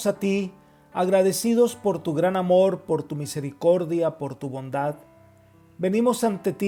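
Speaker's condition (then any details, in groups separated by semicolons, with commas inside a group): No condition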